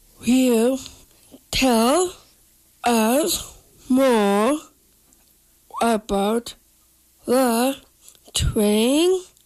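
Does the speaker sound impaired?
Yes: Down syndrome; long-standing problems with talking; talking problems present during recording; problems with talking a lot, present right now.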